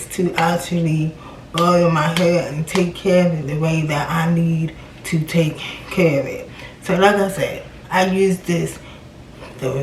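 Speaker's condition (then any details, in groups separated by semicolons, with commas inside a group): Cerebral palsy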